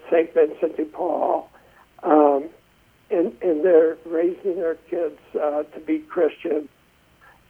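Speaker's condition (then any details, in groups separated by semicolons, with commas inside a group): Essential tremor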